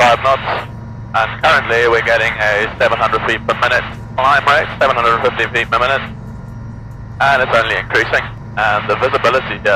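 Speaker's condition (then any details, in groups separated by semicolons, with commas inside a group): No condition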